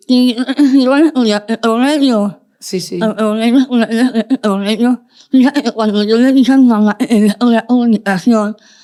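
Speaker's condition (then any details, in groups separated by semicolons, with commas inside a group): Moebius syndrome, congenital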